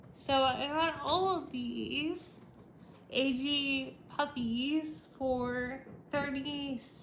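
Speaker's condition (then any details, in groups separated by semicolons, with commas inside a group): Cerebral palsy, spastic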